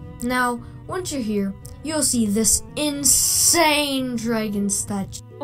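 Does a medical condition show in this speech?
No.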